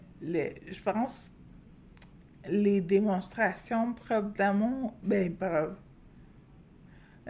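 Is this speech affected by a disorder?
Yes: Friedreich's ataxia.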